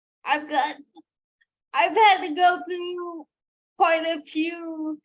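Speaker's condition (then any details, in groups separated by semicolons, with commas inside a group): Cerebral palsy; from birth, 42 surgeries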